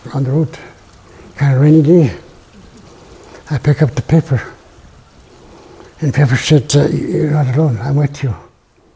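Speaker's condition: Parkinson's; difficulty talking

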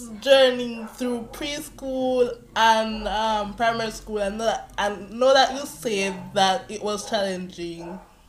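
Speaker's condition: Cerebral palsy

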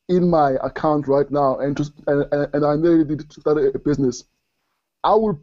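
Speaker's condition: Stutter; stutter since childhood, grew up with it, never outgrew it; bit of a stutter, audibly battles it while talking, milder than few years ago; severe in school, school speech took whole period, avoided speaking careers, disliked call-center job due to stammering; prolonged sounds

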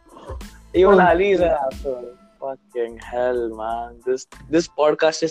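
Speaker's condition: No condition

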